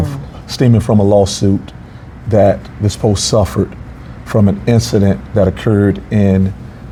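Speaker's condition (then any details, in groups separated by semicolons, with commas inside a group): No condition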